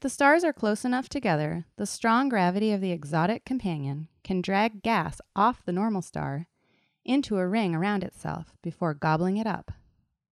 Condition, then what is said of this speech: No condition.